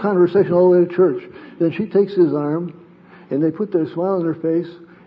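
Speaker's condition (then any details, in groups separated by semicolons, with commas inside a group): Parkinson's disease; sleep disrupted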